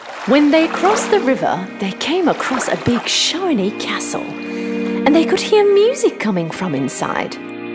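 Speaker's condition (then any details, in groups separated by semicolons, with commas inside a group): No condition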